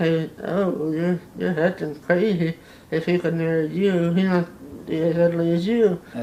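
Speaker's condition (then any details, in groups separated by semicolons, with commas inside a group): Facial paralysis; does not talk plainly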